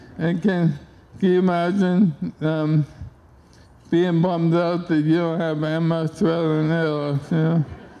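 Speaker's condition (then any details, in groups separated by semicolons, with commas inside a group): ALS; onset left hand and arm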